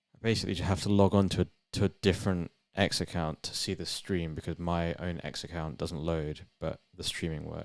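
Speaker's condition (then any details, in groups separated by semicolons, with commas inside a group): No condition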